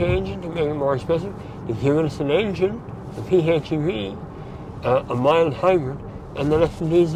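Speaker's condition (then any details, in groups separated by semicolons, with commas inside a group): Mouth cancer surgery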